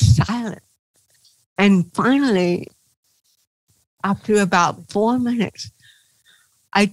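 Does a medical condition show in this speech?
Yes: cerebral palsy; involuntary movements.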